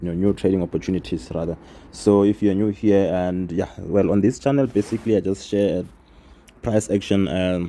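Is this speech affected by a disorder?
No.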